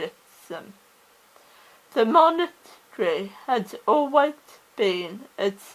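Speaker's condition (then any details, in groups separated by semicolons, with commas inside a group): Cerebral palsy; oxygen starvation at birth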